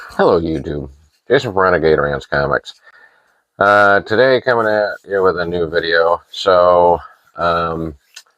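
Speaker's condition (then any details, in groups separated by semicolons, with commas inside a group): No condition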